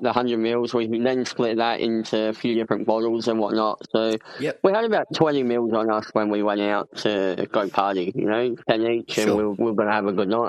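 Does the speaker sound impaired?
Yes: cleft palate; congenital, upper lip joined to nose at birth, required a lot of care.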